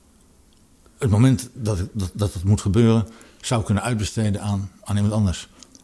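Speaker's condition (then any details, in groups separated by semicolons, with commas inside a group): Parkinson's disease; speaks with difficulty, audibly so now, harder than before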